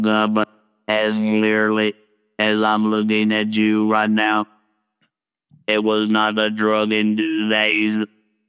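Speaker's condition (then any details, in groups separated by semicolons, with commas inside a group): Laryngectomy; no current signs of cancer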